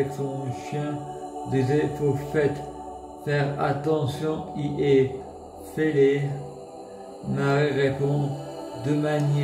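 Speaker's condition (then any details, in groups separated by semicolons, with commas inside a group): Multiple sclerosis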